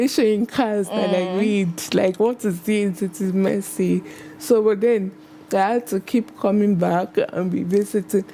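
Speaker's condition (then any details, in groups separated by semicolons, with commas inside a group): Cerebral palsy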